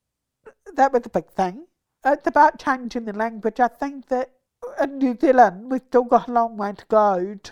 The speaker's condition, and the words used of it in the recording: Deafness. And for some reason, communication was one of my skills.